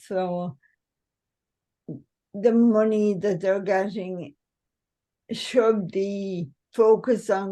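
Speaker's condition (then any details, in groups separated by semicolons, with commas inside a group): Cerebral palsy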